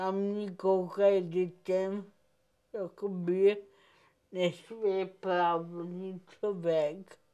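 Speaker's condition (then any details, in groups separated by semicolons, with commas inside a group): Cerebral palsy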